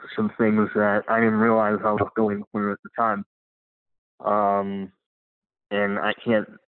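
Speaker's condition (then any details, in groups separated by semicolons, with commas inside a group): Cleft lip and palate; congenital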